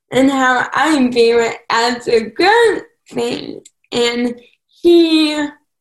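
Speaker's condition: Cerebral palsy; needs help with grooming and household tasks, unable to drive, some mental developmental delay

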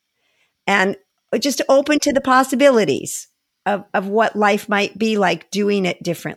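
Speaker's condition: No condition

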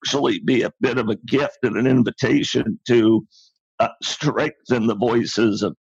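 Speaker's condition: Spasmodic dysphonia; trouble speaking at onset

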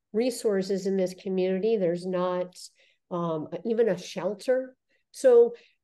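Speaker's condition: Cleft lip and palate; congenital

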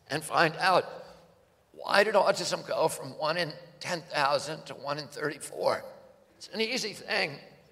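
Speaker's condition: Spasmodic dystonia; onset age 42

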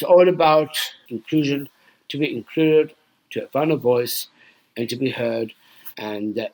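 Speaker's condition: Down syndrome

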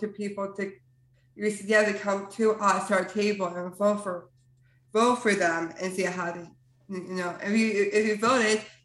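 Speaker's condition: Down syndrome

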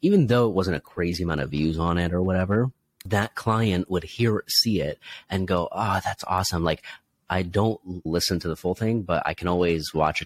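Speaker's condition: No condition

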